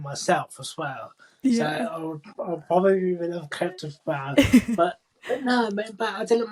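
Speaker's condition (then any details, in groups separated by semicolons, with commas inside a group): Cerebral palsy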